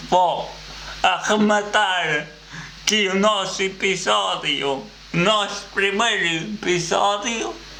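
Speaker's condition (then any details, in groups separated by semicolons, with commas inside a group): Cerebral palsy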